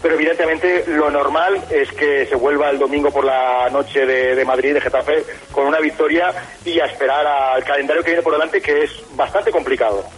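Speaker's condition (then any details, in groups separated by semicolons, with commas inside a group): No condition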